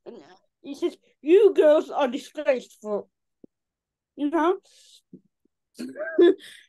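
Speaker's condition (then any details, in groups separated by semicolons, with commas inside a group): Cerebral palsy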